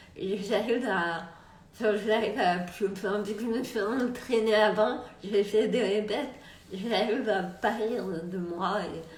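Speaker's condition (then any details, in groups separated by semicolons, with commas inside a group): Multiple sclerosis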